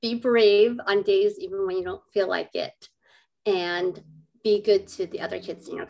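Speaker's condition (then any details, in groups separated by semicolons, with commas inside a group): Cleft lip and palate; adult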